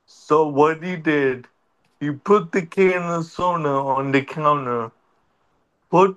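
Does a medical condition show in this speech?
Yes: cerebral palsy; present from birth, could walk a little as a child, wheelchair over the years; uses wheelchair.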